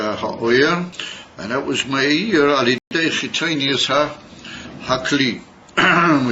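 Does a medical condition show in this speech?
No.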